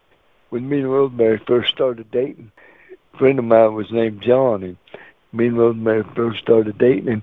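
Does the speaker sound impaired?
Yes: cerebral palsy; wheelchair user.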